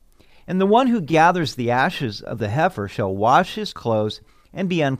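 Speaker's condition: No condition

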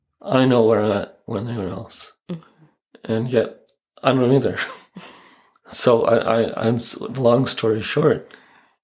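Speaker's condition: ALS; 2.5 years since diagnosis, earlier nine-month plateau ended, recent pneumonia with breathing concerns

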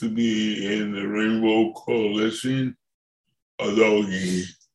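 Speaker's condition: Cerebral palsy; from birth

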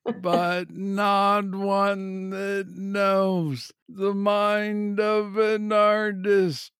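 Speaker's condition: Parkinson's disease, young onset

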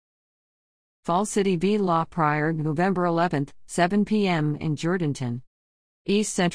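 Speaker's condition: No condition

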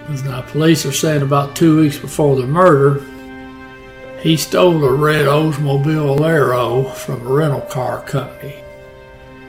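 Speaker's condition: No condition

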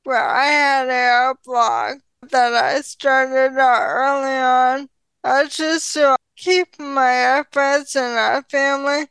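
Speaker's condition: ALS; diagnosed at age 33, slower progression than expected, power in legs not arms

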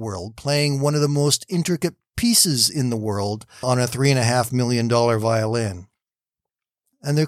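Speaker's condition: No condition

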